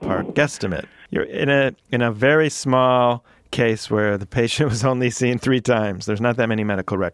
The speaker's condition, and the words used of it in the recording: None; typical speech.